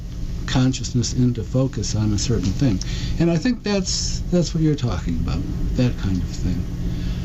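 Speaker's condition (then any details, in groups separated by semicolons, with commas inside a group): Parkinson's disease; diagnosed almost 4 years ago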